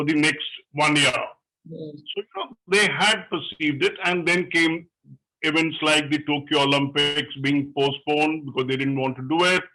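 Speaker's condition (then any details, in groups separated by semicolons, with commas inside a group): No condition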